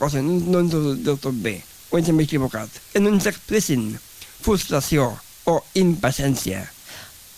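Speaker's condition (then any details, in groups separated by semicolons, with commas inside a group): Down syndrome; extra chromosome, different pace of learning; age 30; very talkative, expresses self in own way and own words, dislikes being corrected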